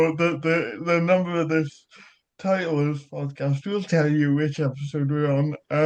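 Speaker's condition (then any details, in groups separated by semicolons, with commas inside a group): Cerebral palsy; childhood surgery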